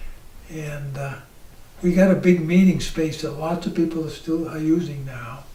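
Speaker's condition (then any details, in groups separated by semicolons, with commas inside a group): ALS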